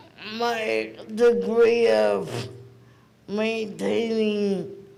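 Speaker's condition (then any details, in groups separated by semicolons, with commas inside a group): Cerebral palsy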